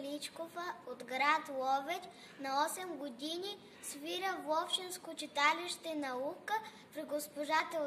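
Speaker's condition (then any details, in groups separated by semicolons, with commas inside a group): No condition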